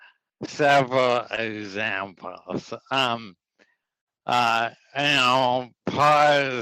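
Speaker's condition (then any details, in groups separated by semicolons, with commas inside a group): ALS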